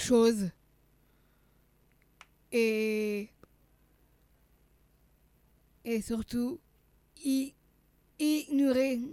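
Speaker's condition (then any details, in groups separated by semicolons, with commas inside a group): Down syndrome (trisomy 21); age 39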